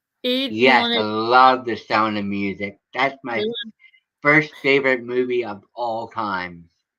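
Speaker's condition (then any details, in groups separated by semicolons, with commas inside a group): Cerebral palsy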